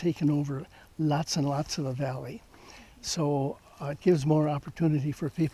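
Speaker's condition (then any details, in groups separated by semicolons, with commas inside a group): No condition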